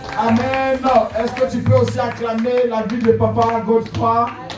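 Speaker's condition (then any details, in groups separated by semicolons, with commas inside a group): No condition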